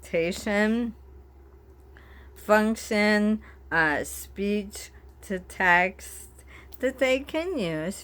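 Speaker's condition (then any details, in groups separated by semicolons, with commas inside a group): Bulbar ALS, bulbar onset; still speaks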